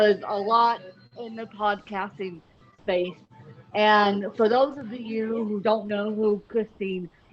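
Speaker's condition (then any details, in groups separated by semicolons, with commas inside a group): Cerebral palsy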